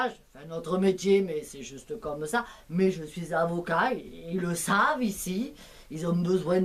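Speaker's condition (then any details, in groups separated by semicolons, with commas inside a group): No condition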